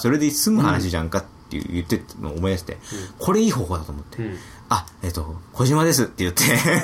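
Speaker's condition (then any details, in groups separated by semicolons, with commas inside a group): No condition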